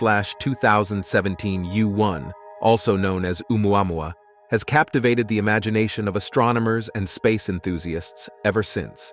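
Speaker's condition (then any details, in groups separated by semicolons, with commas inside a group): No condition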